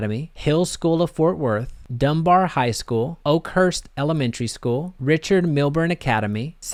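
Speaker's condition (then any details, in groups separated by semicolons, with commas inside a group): No condition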